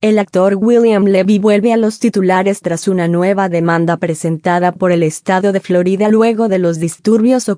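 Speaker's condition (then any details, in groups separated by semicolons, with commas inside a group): No condition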